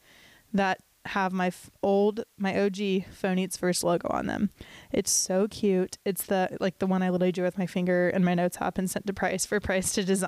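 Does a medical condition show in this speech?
No.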